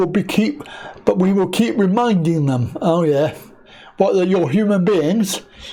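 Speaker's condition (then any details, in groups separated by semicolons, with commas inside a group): Cerebral palsy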